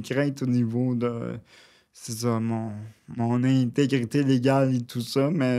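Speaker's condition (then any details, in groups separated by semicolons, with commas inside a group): Cerebral palsy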